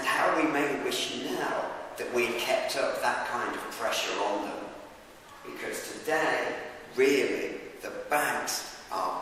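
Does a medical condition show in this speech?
No.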